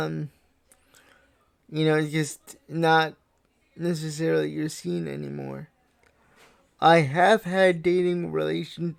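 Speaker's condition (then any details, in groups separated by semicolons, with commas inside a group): Cerebral palsy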